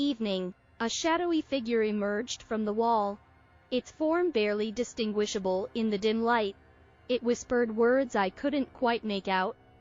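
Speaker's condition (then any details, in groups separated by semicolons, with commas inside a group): No condition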